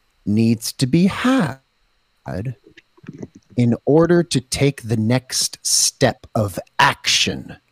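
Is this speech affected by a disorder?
No.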